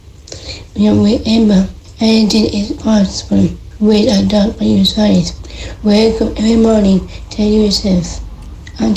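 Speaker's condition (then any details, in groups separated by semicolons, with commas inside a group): Down syndrome; working on pronouncing words, speech confidence growing through meeting card business customers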